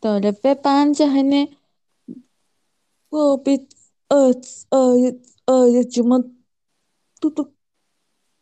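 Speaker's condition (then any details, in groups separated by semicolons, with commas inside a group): Stuttering; stutters normally; repeated sounds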